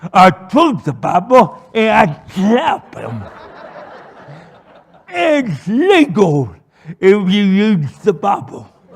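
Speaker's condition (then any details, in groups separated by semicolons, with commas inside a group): Cerebral palsy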